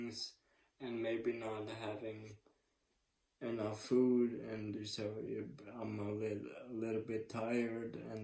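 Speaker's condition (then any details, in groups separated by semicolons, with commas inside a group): ALS; 3 months after stem cell treatment, function worsening, physical therapy; speech improved, slow and slurred when tired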